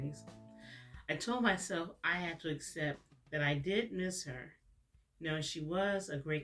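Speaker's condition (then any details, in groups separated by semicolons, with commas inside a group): No condition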